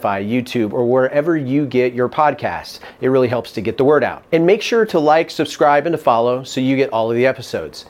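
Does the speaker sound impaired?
No.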